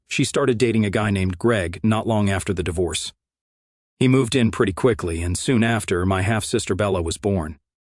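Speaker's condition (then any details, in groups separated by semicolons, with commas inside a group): No condition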